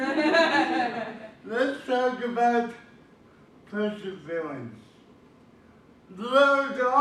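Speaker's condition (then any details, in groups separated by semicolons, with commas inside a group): Cerebral palsy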